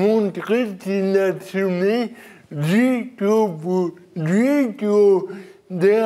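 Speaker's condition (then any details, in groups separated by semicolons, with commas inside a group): Cerebral palsy; birth injury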